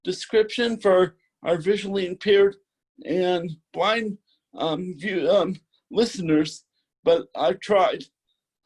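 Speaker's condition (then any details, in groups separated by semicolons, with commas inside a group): Cerebral palsy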